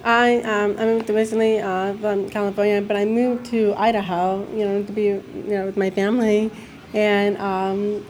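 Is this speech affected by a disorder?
Yes: deafness; hearing loss.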